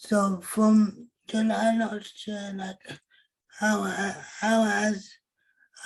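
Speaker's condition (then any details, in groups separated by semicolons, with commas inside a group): Cerebral palsy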